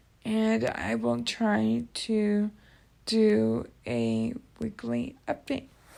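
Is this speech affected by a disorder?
Yes: cerebral palsy.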